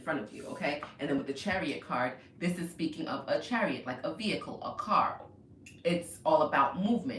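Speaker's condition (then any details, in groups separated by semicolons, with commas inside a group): No condition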